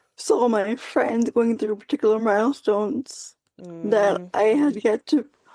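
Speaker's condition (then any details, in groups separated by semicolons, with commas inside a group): Quadriplegic cerebral palsy; spastic quadriplegic, birth brain bleed, legs and right arm spastic, wheelchair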